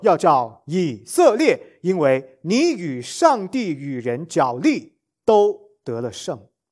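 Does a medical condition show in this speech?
No.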